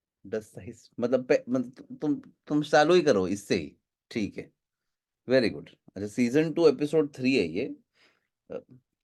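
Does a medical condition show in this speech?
No.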